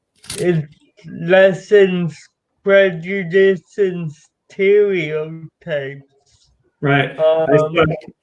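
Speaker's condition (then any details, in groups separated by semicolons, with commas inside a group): Cerebral palsy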